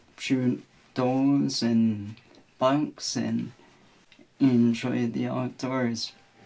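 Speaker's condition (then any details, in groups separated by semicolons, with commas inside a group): Cerebral spinal ataxia; present from birth, recessive disorder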